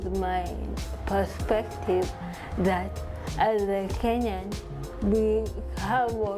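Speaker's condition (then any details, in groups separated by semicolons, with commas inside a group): Cerebral palsy; from birth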